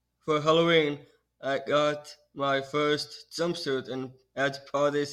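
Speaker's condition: Down syndrome

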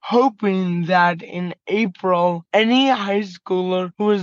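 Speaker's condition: Cerebral palsy, mild

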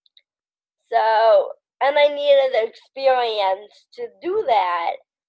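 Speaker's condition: Down syndrome

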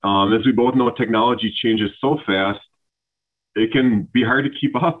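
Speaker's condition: No condition

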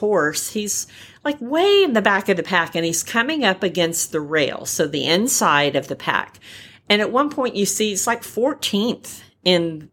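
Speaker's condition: Repaired cleft palate, cleft palate without cleft lip; congenital cleft, roof of mouth only, single repair by plastic surgeon at about 9 months; only one surgery lifetime, repair looks excellent to examining doctors and dentists; uses voice for radio hosting, singing and public speaking

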